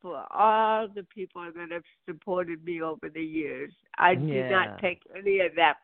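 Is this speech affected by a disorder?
Yes: cerebral palsy; birth onset.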